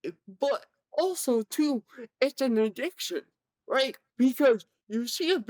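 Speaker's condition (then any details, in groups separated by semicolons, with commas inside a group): Cerebral palsy, severe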